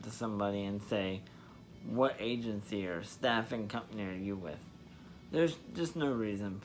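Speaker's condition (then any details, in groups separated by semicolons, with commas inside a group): Spastic diplegia cerebral palsy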